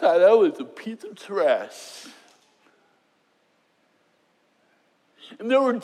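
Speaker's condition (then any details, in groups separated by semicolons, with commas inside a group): Cerebral palsy; congenital nearly imperceptible cerebral palsy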